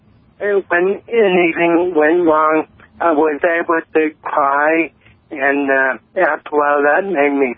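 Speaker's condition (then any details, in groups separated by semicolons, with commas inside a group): Cerebral palsy; diagnosed at age 55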